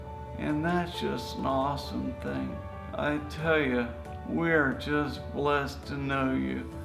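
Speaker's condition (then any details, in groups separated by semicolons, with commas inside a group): ALS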